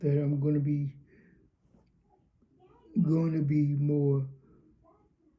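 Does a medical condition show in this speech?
Yes: cerebral palsy; present from birth, born premature, many operations, physical therapy.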